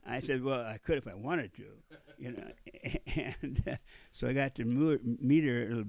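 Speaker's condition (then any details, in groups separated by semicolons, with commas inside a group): Stuttering after combat injury; acquired after combat injuries as marine, eye and internal injuries, four back operations, hip replacement; still not talking very well; stuttered almost 100% at first, could not be understood; repeated sounds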